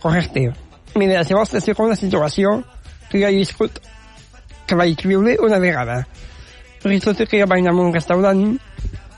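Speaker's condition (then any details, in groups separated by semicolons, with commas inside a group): Down syndrome; adult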